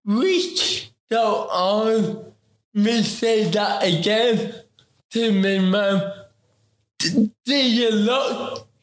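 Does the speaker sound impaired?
Yes: ataxic cerebral palsy; affects coordination, movement, posture and balance; interview taken very slow, word for word, as mother advised; affects talking.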